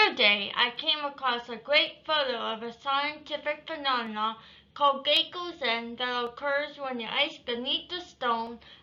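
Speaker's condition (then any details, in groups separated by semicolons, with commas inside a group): Cerebral palsy; from birth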